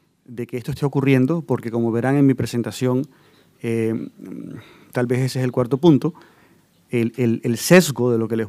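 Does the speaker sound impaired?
No.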